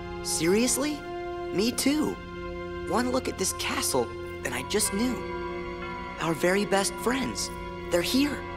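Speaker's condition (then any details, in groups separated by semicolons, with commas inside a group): No condition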